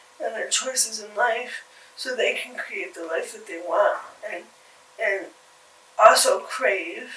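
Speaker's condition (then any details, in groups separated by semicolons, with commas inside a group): Cerebral palsy; from birth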